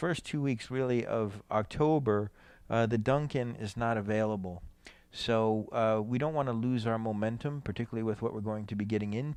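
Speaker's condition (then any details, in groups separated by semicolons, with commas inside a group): No condition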